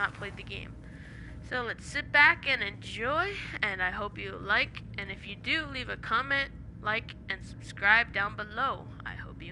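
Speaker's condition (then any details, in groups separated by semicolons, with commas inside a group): No condition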